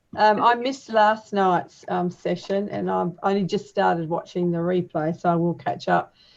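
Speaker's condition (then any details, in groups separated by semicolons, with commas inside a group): No condition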